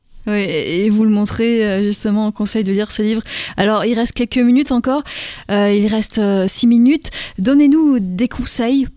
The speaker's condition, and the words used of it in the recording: No condition.